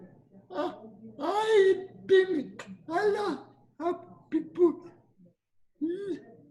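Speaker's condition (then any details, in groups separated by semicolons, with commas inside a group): Cerebral palsy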